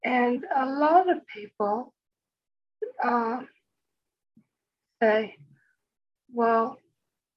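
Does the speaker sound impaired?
Yes: speech impediment; speech impediment after stroke; possibly a bit slower than before, needs extra time to speak.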